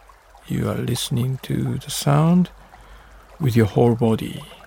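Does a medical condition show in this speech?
No.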